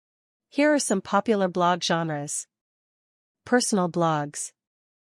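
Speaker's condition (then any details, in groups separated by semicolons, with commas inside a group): No condition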